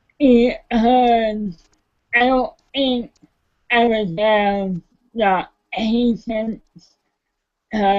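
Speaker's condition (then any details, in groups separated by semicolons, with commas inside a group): Cerebral palsy; taking medication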